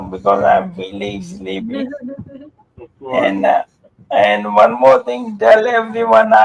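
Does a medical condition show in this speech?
Yes: motor neuron disease.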